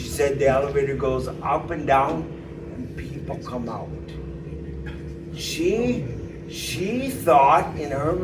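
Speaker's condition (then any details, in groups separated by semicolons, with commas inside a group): Cerebral palsy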